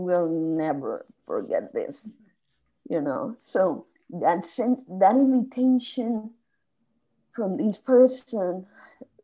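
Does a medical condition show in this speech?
Yes: spasmodic dysphonia; voice lost, could not speak at all for 2-3 years, hard to get words out, voice not natural.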